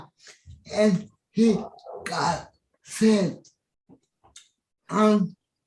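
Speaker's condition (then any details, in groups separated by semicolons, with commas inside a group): Cerebral palsy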